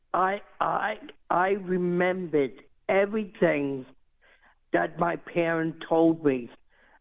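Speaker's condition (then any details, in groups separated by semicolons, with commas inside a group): Cerebral palsy; diagnosed at 6 months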